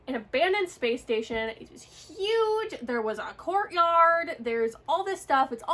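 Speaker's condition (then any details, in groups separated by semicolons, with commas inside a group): No condition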